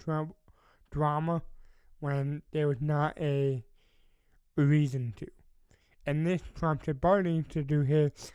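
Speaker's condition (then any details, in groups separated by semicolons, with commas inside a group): Cerebral palsy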